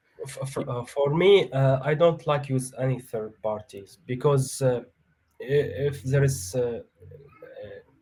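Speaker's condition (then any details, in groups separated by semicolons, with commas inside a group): No condition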